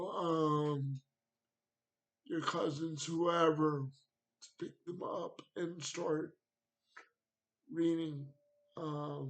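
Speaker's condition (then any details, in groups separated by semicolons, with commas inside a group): Cerebral palsy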